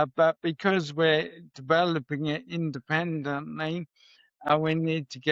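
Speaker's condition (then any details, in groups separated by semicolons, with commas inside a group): MND; voice may sound shaky from clonus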